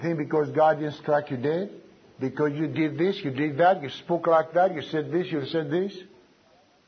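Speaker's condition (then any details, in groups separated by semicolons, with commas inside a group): No condition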